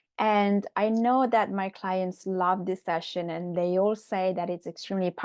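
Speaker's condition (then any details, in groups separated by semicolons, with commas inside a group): No condition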